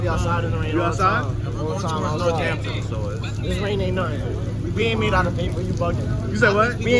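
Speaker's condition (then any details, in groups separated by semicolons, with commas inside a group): No condition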